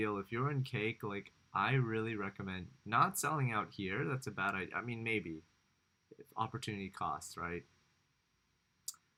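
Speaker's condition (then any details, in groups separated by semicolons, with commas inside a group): No condition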